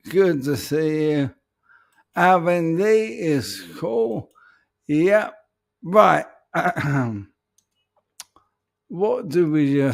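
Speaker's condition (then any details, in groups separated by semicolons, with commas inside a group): ALS; voice may sound peculiar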